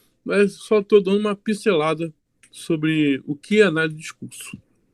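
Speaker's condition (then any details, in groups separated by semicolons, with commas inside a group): No condition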